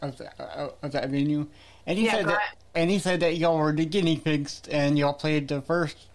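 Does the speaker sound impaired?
Yes: cerebral palsy; back pain.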